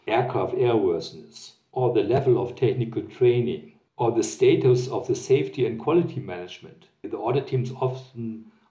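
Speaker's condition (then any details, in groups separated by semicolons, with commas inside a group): No condition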